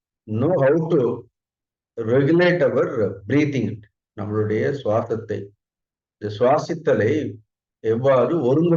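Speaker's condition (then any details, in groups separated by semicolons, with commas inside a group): No condition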